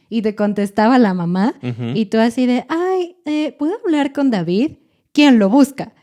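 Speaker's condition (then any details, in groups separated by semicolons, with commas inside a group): No condition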